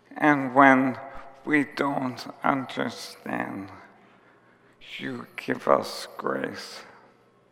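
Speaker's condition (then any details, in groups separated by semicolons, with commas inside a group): ALS; onset with tiredness and clumsiness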